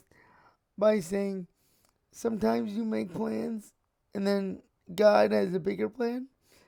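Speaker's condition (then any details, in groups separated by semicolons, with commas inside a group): Cerebral palsy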